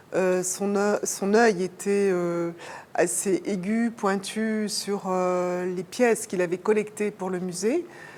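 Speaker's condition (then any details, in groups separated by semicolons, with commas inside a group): No condition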